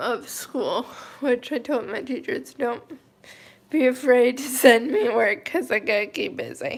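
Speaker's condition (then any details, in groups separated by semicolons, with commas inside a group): Cerebral palsy, mild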